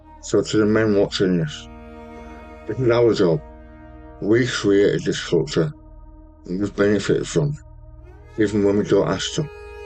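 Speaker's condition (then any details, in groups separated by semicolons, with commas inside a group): Stage 4 tongue cancer, hemiglossectomy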